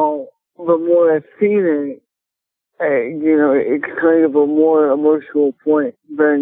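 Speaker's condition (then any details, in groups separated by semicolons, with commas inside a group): Cerebral palsy; speech affected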